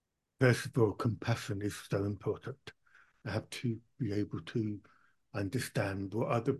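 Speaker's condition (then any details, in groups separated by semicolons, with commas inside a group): Profound deafness, born profoundly deaf, cochlear implant; powerful hearing aids early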